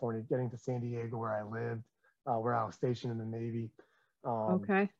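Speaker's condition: No condition

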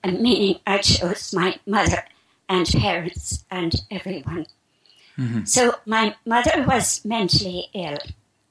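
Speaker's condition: Spasmodic dysphonia; expects to speak perfectly in a few minutes

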